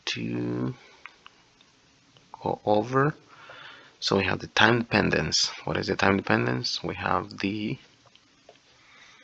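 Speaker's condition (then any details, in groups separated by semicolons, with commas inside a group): No condition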